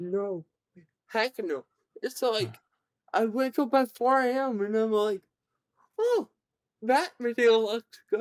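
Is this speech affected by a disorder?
Yes: cerebral palsy; present from birth, severe.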